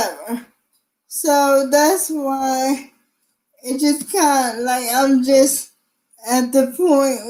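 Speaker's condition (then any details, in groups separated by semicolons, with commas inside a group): Cerebral palsy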